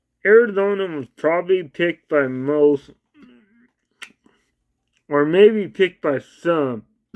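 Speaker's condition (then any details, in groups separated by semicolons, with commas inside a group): Cerebral palsy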